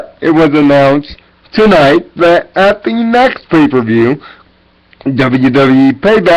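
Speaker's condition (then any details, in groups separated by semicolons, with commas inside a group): Cerebral palsy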